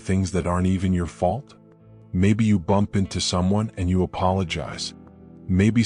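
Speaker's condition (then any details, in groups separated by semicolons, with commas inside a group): No condition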